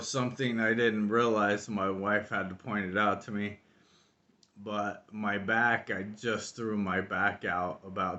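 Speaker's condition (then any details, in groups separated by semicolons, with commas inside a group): ALS; about 19 months since diagnosis, needs bathroom help; very slow voice, slowing a lot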